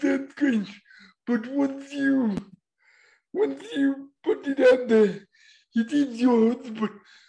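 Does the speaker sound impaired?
Yes: cerebral palsy; present from birth, uses wheelchair for getting around; voice described as unusual.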